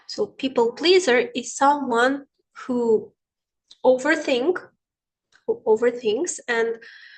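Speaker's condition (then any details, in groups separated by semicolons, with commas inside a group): No condition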